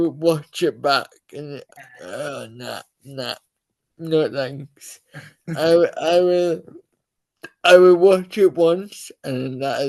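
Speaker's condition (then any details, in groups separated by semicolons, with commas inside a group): Cerebral palsy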